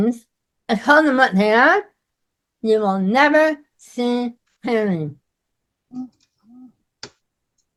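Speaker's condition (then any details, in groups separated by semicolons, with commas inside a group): Myasthenia gravis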